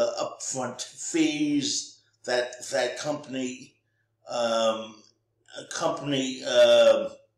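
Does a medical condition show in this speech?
Yes: cerebral palsy.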